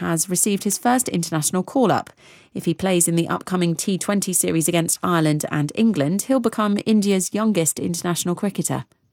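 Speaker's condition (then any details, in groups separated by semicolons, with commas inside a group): No condition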